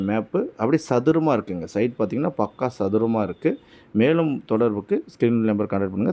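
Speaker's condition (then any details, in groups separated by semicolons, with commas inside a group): No condition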